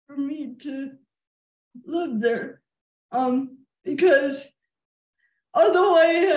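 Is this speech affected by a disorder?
Yes: cerebral palsy, quadriplegia; born 2.6 pounds at University of Michigan Hospital Ann Arbor, cannot use arms, legs; self-described clear voice, dry throat during talk, hosts want to understand better.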